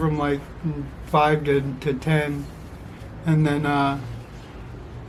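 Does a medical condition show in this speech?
Yes: Parkinson's disease.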